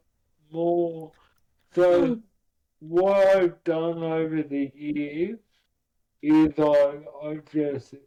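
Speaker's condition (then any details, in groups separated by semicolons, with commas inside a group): Cerebral palsy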